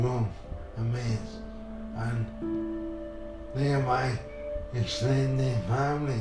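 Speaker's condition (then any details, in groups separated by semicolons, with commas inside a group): Motor neurone disease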